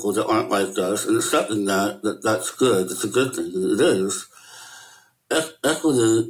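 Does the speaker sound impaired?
Yes: Möbius syndrome; lifelong rare disability, no facial expressions, no facial nerve control, cannot smile or frown, affects hearing and eyesight; incomplete lip closure, certain letters hard to pronounce, not understood by everybody.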